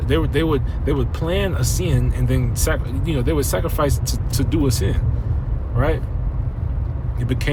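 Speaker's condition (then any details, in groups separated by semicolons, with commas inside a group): No condition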